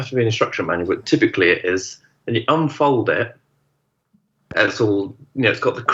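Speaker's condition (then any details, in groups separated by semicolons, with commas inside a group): No condition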